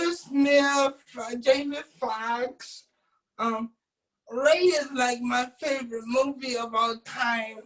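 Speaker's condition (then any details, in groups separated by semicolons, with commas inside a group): Cerebral palsy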